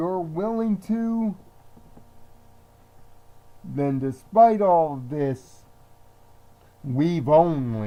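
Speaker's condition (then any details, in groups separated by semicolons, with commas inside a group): Cerebral palsy; from birth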